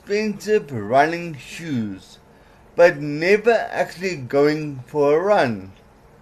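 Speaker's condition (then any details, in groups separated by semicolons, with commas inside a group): Cerebral palsy; legs affected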